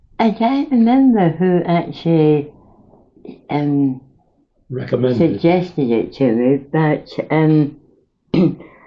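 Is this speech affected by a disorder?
Yes: mouth cancer after operations; radiotherapy damaged tongue and bone.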